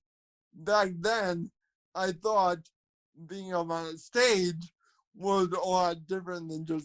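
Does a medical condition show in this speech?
Yes: cerebral palsy, spastic quadriplegia; virtually no arm or leg movement.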